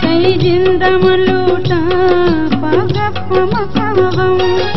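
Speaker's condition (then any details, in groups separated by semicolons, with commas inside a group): No condition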